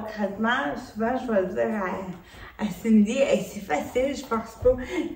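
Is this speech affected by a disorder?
Yes: cerebral palsy; since birth, shoulders, legs, coordination affected; years of physiotherapy.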